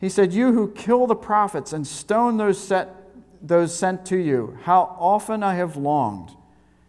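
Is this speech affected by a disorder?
No.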